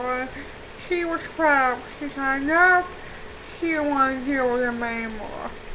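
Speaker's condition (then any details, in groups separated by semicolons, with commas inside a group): Cerebral palsy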